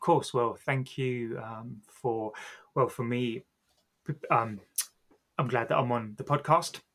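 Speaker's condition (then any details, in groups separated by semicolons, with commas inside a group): Stammer; long hidden even from wife and kids, became quite unwell with it last year; speaking on podcast with stammer, says speaking here has taken a lot; has always fought to be able to speak; blocks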